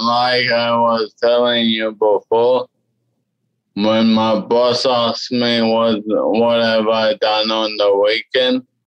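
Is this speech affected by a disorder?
Yes: cerebellar ataxia; something in brain not connected to cerebellum, walked until age 11, then unable to walk, wheelchair user since; speech affected, sometimes tricky, described own speech as very short, some people avoid talking to him.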